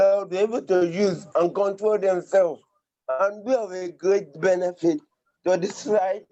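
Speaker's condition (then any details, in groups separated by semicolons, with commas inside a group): Cerebral palsy; present since birth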